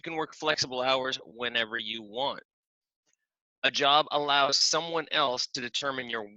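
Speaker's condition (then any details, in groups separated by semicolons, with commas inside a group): No condition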